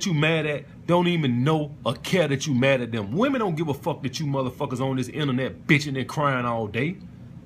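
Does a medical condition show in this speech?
No.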